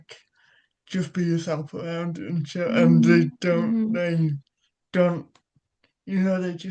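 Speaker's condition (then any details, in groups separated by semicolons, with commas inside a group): Cerebral palsy; childhood surgery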